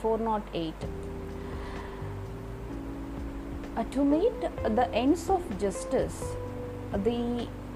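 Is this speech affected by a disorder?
No.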